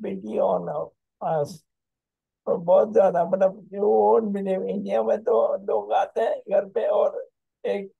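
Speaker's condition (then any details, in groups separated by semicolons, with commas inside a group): ALS; onset right index finger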